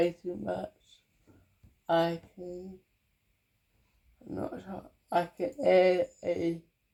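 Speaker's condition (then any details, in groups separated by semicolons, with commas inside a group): Cerebral palsy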